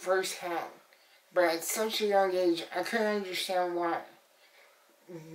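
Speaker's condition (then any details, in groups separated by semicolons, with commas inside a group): Spinal muscular atrophy; power wheelchair user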